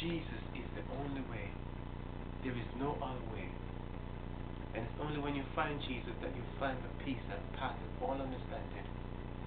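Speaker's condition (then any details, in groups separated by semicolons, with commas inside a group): No condition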